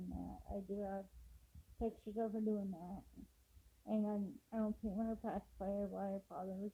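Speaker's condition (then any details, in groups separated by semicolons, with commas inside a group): Cerebral palsy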